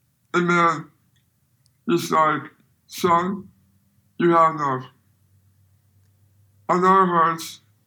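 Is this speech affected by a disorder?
Yes: Down syndrome; balance difficulty affecting cycling, fallen four times since starting bike riding three years ago.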